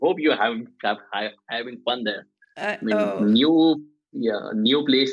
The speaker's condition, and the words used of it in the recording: Stuttering. I just like to say I'm a person who stutters, so I may block on some words or repeat sounds.